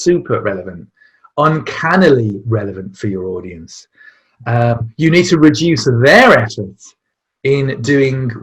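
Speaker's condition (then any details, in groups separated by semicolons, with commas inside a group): No condition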